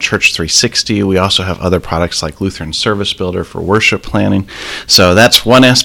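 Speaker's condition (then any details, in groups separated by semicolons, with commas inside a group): No condition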